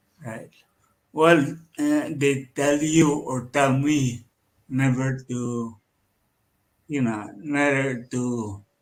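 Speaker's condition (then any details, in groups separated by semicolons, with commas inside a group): Cerebral palsy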